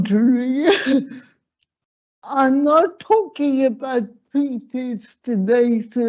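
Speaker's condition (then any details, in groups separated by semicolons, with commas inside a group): Slurred speech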